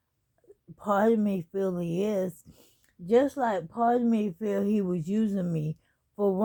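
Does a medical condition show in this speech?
Yes: ALS.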